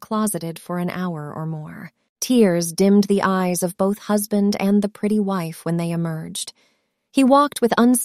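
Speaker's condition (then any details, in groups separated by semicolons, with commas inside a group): No condition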